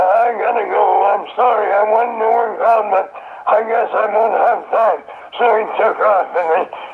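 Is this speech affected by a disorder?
Yes: throat cancer; survivor.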